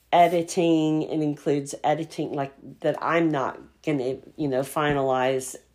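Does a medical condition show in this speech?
Yes: cleft palate; congenital, palate surgery at 9 months, Arkansas plastic surgeon, frequent ear infections, multiple ear tube surgeries; soft palate strengthening exercises from speech pathologist mother, no bony palate, speech learned differently.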